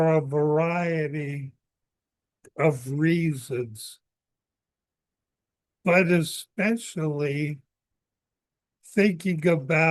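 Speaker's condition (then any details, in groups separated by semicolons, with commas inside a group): ALS; seventh year of disease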